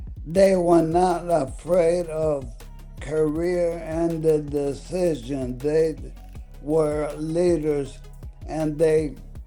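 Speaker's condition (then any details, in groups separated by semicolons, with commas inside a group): ALS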